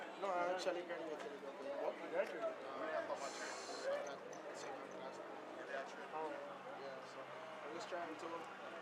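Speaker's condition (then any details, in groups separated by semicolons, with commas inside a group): No condition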